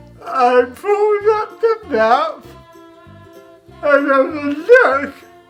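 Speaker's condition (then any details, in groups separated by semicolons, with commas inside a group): Cerebral palsy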